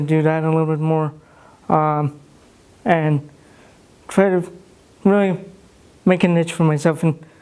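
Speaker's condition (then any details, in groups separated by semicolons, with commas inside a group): Cerebral palsy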